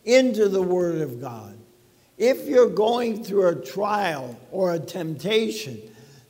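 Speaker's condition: ALS; talks funny, speech sounds abnormal

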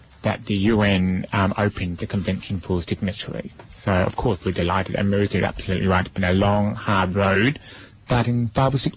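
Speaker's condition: Deafness; relies on lip reading host in studio, cannot hear music, only feels vibration

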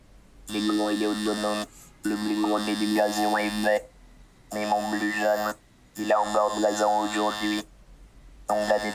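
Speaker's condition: Total pharyngolaryngectomy; no natural voice, cannot shout or laugh, phone understood only by family, caregivers, lost in noise

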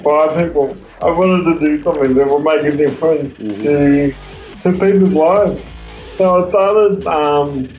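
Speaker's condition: Cerebral palsy; congenital, affects movement in arms and legs, wheelchair user

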